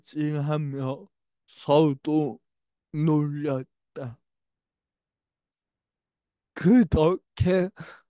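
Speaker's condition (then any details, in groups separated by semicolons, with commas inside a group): Brain lesion disability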